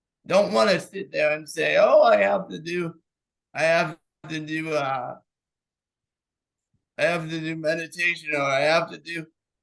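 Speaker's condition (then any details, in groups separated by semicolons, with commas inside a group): Cerebral palsy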